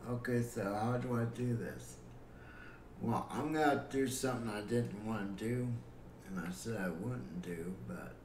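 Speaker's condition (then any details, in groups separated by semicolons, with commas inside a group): Cerebral palsy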